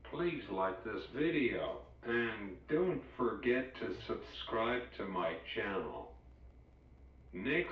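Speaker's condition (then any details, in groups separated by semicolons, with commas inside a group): Cerebral palsy, speech-generating device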